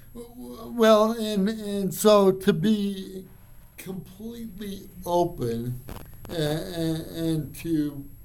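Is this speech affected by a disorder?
Yes: cerebral palsy; childhood bike riding and teen hiking limited.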